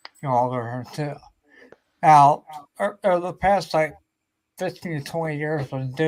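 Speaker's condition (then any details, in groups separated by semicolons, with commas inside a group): Ataxia; may slur speech, may sound drunk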